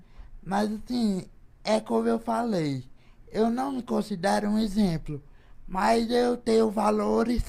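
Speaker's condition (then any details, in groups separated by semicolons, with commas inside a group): Cerebral palsy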